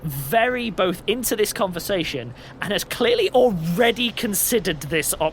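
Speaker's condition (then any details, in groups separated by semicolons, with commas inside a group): No condition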